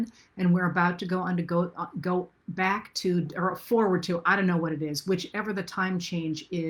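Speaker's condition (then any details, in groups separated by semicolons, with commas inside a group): No condition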